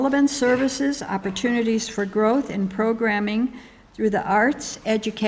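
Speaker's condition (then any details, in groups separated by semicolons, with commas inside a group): No condition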